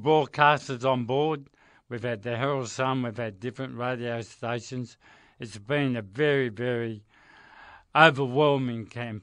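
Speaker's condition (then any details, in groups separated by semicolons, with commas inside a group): Motor neurone disease; progressive, terminal, onset in hands, spread up arms and across back; about 2 years since first symptoms, diagnosed after months of tests, no treatment or cure; voice affected, speech noticeably changed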